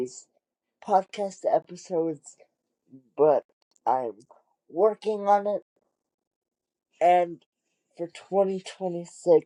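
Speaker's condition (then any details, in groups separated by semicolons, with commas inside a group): Cerebral palsy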